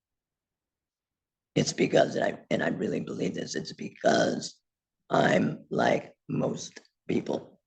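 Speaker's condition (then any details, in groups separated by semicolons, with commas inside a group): Laryngectomy; several years post surgery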